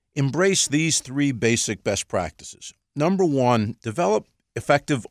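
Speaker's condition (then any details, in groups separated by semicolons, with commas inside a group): No condition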